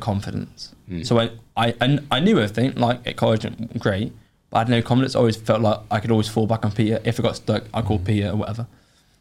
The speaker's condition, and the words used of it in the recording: Stuttering. I think it's grown a lot because obviously, I've probably not said it, but I have got like a stutter kind of thing.